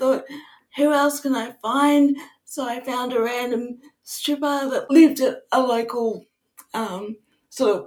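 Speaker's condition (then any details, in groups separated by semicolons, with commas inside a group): Cerebral palsy; sometimes taken for drunk on first sight on cam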